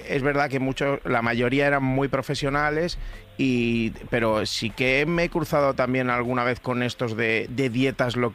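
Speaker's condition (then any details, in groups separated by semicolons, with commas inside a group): No condition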